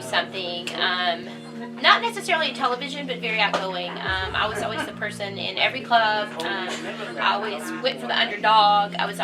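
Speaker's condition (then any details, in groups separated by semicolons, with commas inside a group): No condition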